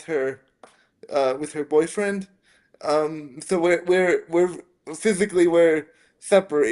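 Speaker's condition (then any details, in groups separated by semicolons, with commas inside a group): Spastic quadriplegic cerebral palsy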